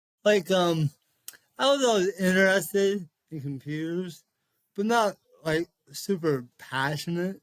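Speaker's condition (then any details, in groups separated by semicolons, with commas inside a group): Cerebral palsy; all four limbs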